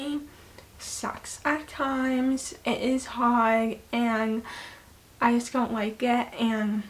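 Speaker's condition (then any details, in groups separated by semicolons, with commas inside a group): Hemiplegic cerebral palsy; right hemiplegia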